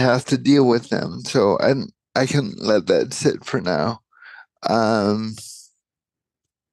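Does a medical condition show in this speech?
Yes: cerebral palsy.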